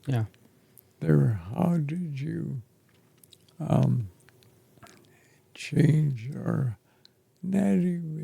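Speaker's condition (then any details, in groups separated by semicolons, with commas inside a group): ALS; affects chest and throat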